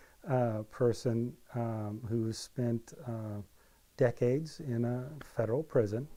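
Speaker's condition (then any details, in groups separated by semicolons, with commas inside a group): No condition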